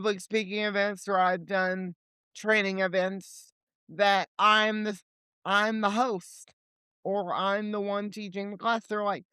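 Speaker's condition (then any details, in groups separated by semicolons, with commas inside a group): Cerebral palsy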